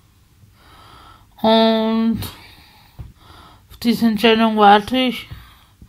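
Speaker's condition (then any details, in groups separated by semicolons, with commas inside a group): Spasticity from birth; multiple sclerosis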